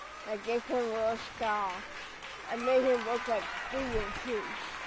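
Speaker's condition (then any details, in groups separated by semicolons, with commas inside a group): Cerebral palsy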